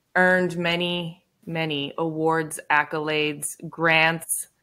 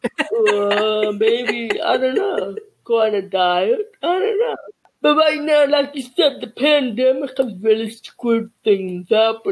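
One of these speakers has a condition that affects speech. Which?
The second: cerebral palsy; from birth; childhood speech therapy.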